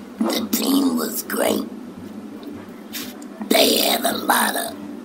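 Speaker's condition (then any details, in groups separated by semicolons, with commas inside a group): Total laryngectomy; total laryngectomy for throat cancer, radiation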